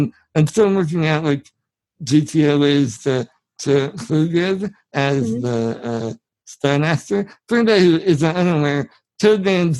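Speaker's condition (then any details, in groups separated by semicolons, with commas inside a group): Spinal muscular atrophy; genetic, from birth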